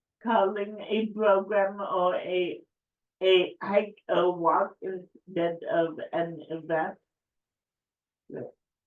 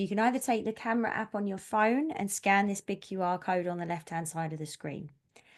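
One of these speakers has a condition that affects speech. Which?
The first: cerebral palsy; affects coordination and balance; affects speech.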